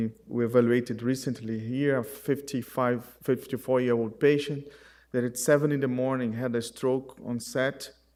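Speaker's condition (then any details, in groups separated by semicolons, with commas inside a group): No condition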